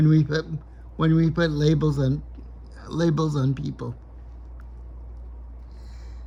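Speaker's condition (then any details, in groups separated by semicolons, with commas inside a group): Cerebral palsy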